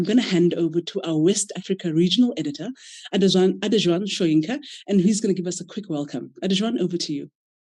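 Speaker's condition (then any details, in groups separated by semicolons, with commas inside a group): No condition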